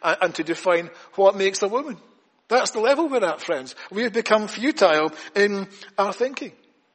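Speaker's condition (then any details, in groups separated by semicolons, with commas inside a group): No condition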